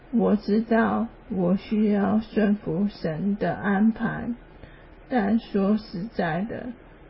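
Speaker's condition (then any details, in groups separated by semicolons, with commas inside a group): ALS; slower speech, quieter voice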